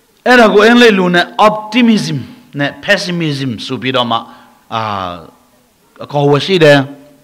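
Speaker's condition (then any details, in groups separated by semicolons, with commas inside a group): No condition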